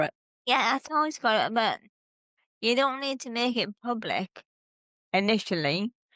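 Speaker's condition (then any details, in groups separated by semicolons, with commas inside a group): Cerebral palsy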